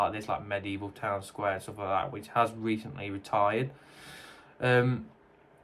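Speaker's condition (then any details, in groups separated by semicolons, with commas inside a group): No condition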